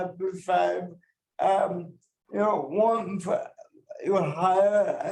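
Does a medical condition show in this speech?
Yes: cerebral palsy; power wheelchair user.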